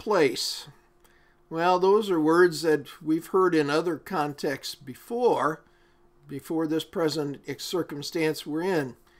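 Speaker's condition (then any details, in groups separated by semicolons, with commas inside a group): No condition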